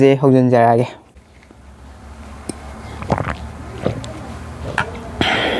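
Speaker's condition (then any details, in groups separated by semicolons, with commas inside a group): No condition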